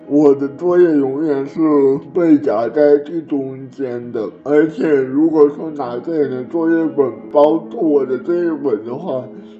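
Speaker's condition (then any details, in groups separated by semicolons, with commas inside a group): Cerebral palsy; earns a living with keyboard and mouse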